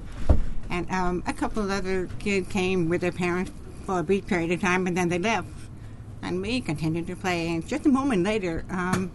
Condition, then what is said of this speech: Deafness. Maybe these parents thought that because my voice sounded different, I